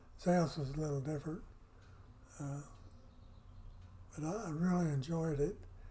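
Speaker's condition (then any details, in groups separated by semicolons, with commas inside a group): Parkinson's; affects voice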